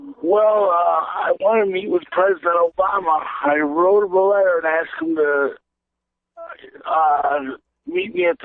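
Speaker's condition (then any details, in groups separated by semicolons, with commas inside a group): Cerebral palsy; present since birth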